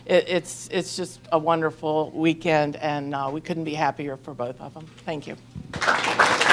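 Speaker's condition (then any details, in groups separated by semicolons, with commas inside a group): No condition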